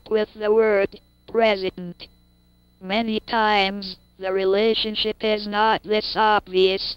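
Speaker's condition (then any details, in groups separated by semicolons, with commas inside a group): Cerebral palsy; cannot move limbs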